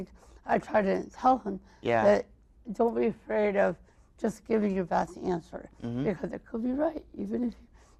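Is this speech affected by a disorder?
Yes: cerebral palsy, mild.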